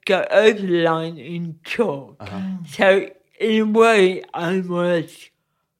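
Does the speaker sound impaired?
Yes: cerebral palsy; from birth, frequent loss of balance, careful movement needed, physically affects creating art.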